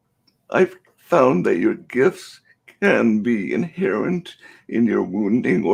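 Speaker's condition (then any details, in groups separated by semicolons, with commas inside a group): Cerebral palsy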